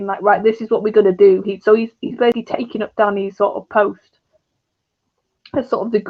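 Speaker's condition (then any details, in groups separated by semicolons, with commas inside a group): No condition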